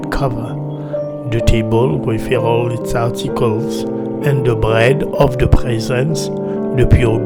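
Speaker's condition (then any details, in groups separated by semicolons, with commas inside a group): No condition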